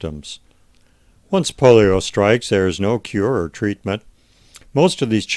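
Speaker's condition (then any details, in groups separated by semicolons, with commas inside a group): No condition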